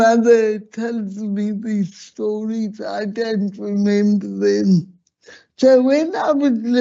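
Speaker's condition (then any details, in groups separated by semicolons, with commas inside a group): Slurred speech; cerebral palsy from birth malpractice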